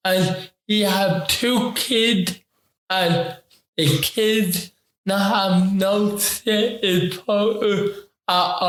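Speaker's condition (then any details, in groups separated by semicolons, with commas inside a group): Ataxic cerebral palsy; affects talking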